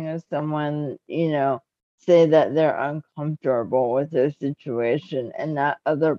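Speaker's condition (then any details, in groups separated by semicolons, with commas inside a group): Cerebral palsy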